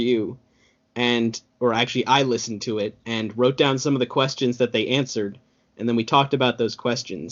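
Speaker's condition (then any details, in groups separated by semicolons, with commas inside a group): No condition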